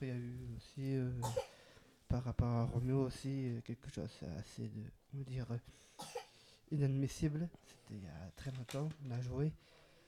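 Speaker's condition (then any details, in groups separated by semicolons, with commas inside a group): Down syndrome, trisomy 21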